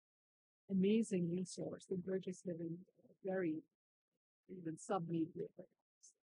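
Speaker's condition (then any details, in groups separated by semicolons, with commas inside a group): No condition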